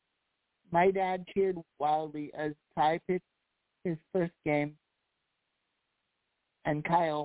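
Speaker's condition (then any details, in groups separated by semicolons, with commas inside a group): Cerebral palsy; walked with walker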